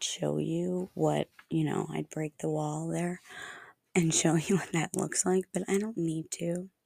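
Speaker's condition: No condition

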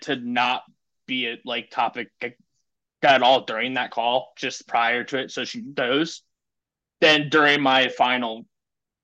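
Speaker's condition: Stuttering; words sometimes take longer to come out, may look tense when getting stuck; repeated sounds, prolonged sounds

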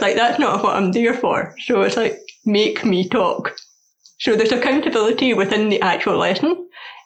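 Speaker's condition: Deafness; asks for slower speech, repetition, written notes from teachers

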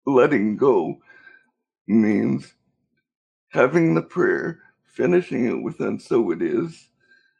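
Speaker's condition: Cerebral palsy; unable to walk

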